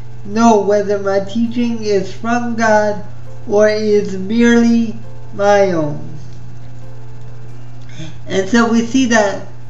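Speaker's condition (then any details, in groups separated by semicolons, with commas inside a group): Spastic cerebral palsy; spastic form, quadriplegic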